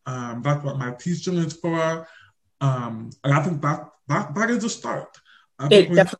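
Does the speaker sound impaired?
Yes: deaf or hard of hearing; invisible deafness, on deaf spectrum, does not hear everything, family not fluent in signing; looks around to make sure of hearing everything.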